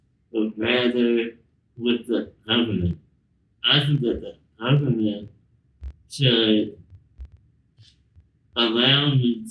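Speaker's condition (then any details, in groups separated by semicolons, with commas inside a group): Spinal muscular atrophy; since birth, genetic, progressive muscle weakness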